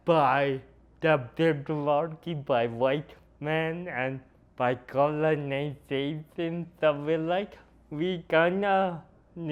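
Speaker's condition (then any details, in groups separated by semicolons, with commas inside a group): Cerebral palsy; noticeably atypical speech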